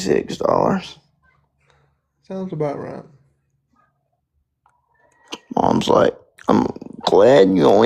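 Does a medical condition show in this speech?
Yes: spastic quadriplegic cerebral palsy.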